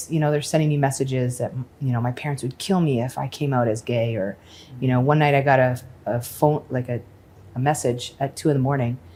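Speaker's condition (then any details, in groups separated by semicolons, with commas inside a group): No condition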